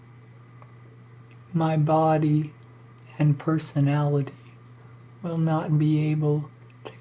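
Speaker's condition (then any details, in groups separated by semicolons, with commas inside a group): ALS; struggles to breathe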